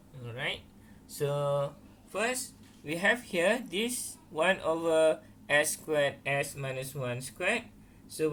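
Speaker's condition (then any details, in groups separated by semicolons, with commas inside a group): No condition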